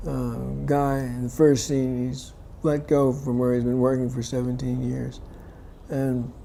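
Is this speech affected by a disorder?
Yes: Parkinson's disease.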